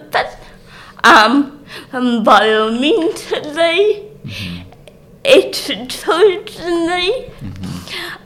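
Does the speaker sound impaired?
Yes: cerebral palsy; speech obviously affected.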